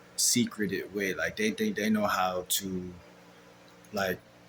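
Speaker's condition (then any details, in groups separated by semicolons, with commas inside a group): No condition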